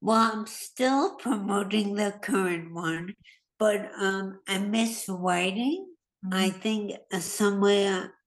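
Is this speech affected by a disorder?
Yes: hemorrhagic stroke; right-handed.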